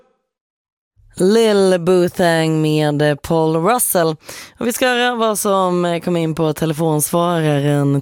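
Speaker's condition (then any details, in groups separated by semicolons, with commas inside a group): No condition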